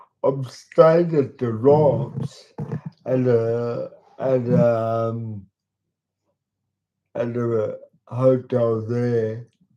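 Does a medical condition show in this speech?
Yes: cerebral palsy; talks slowly.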